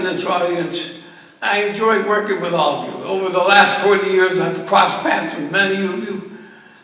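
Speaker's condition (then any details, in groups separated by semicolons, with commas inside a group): ALS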